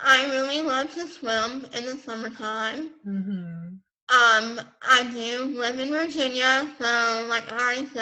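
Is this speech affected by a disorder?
Yes: pompe disease.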